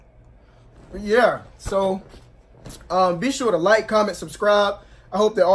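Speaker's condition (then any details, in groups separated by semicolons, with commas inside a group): No condition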